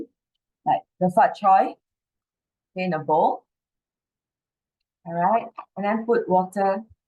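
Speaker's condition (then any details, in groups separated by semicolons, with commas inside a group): No condition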